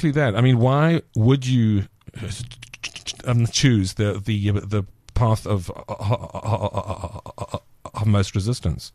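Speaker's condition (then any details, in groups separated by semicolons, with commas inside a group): Stutter; stutter since childhood, severe in youth, fear of speaking, shyness, later gained confidence; stutter still present, noticeably slowing interview, more relaxed as interview goes on; worse under stress, less when relaxed, chose menu items by what could be said; repeated words, blocks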